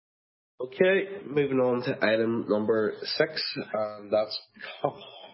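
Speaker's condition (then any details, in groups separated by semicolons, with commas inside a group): Stammer; full-blown stammer, meeting may take slightly longer; blocks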